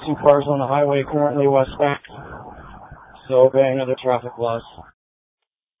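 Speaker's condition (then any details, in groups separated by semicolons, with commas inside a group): No condition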